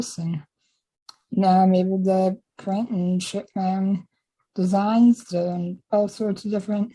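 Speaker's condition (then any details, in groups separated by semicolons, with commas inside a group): Spinal muscular atrophy type 2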